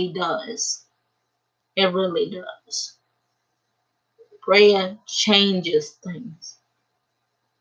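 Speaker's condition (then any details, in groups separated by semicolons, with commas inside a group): Cerebral palsy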